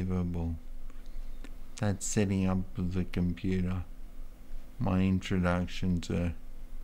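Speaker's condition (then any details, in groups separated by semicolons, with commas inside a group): Multiple sclerosis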